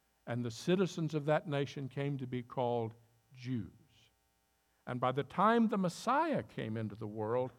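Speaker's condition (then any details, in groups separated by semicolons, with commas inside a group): No condition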